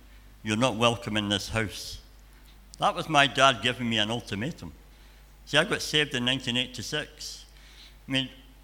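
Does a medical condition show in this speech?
Yes: cleft palate and cleft lip; congenital cleft palate and cleft lip, frequent childhood hospital stays at dental hospital in Edinburgh.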